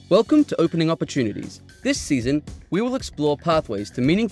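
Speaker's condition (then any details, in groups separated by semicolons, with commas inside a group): No condition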